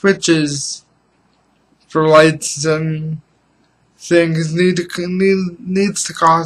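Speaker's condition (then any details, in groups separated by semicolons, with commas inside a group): Cerebral palsy; stable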